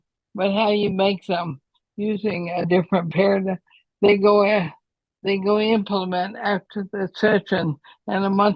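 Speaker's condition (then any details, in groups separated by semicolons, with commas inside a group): ALS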